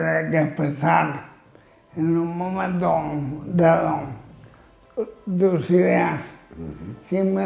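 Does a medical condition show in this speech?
Yes: amyotrophic lateral sclerosis (ela).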